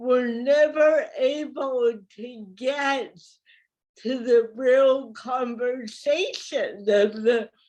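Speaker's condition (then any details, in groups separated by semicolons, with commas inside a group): Cerebral palsy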